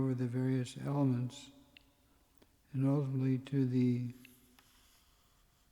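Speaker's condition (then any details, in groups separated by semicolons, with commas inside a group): Parkinson's; tremor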